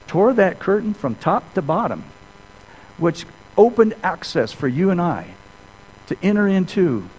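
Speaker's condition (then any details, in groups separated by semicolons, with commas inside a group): No condition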